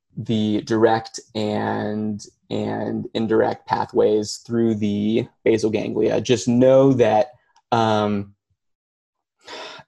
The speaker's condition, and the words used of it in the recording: Stuttering. But I sort of ran from that for a while because I was scared that I would be a bad speech pathologist because I still stutter.